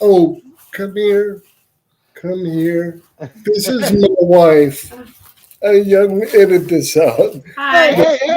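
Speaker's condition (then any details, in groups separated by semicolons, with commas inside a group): Cerebral palsy; wheelchair user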